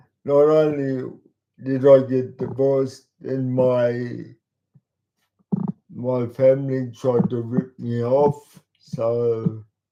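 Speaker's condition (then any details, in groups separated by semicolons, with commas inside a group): Cerebral palsy; talks slowly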